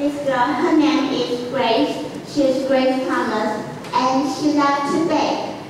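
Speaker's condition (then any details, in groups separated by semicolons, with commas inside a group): Cerebral palsy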